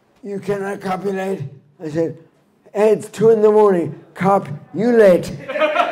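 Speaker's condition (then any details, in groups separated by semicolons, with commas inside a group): Brain injury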